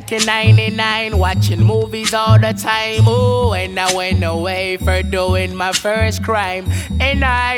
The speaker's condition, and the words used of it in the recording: No condition.